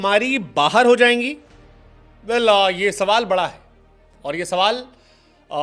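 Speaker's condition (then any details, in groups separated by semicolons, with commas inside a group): No condition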